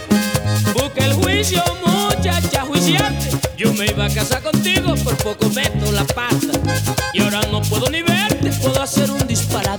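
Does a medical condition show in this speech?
No.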